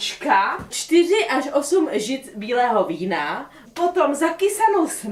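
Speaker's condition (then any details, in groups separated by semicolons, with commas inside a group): No condition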